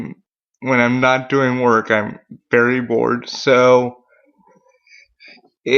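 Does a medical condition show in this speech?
Yes: cerebral palsy; mild.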